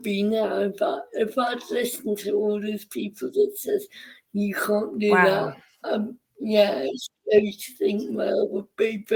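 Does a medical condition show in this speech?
Yes: cerebral palsy.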